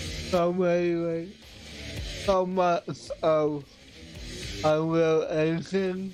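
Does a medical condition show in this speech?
Yes: cerebral palsy; affects voice.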